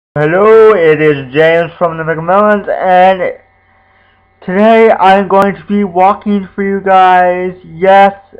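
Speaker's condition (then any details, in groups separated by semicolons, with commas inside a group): Spastic quadriplegic cerebral palsy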